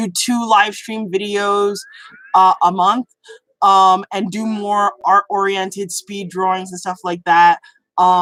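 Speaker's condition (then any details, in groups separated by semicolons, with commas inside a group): No condition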